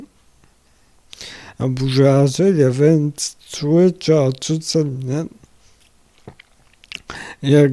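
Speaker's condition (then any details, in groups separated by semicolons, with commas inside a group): Amyotrophic lateral sclerosis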